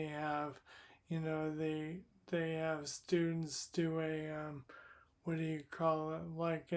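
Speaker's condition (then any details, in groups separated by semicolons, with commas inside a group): Primary lateral sclerosis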